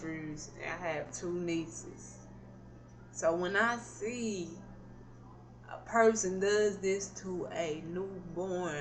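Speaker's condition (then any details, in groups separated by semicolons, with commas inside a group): Cerebral palsy; not paralyzed, can stand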